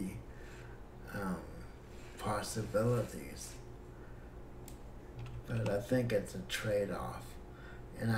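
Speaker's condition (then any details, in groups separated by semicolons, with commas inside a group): Cerebral palsy; breathing fine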